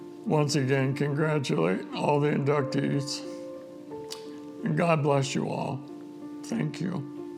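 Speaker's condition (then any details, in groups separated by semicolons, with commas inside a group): ALS; diagnosed almost two years ago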